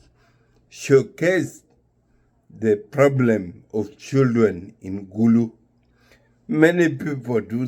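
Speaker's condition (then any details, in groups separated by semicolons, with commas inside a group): Neurological disease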